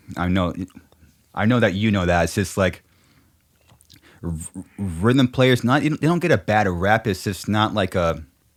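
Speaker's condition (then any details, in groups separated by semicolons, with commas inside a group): No condition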